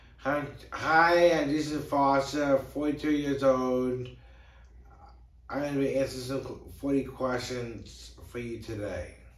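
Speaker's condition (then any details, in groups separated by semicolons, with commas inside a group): Brain injury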